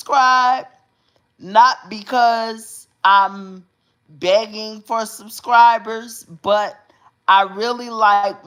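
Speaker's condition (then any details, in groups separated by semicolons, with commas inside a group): Cerebral palsy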